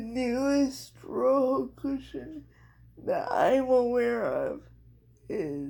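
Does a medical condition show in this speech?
Yes: cerebral palsy; speech somewhat affected.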